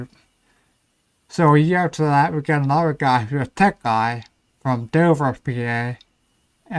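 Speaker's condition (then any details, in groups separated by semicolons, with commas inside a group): Ataxia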